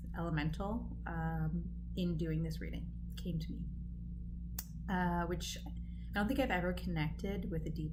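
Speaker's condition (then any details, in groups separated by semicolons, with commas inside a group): No condition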